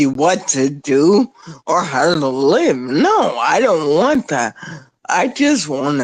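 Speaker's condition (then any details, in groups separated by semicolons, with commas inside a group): Spinocerebellar ataxia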